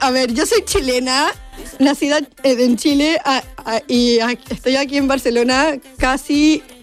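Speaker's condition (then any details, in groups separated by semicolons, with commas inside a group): Down syndrome; congenital, diagnosed before birth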